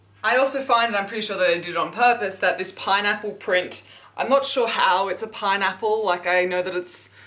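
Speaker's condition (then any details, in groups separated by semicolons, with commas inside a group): No condition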